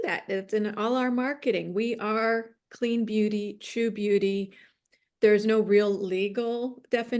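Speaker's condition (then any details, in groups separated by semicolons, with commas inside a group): No condition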